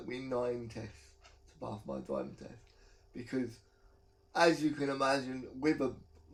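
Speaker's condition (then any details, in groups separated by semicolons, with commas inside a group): Cerebral palsy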